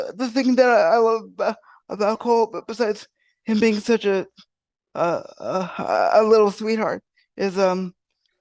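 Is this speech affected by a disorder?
Yes: cerebral palsy; wheelchair user.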